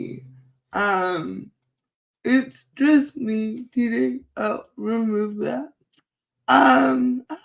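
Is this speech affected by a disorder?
Yes: cerebral palsy; speech affected, permanent.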